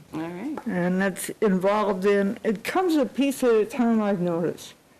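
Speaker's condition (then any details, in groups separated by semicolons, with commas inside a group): Cerebral palsy; unable to type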